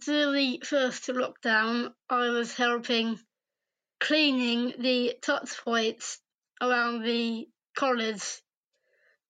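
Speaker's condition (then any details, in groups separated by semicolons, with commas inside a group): Down syndrome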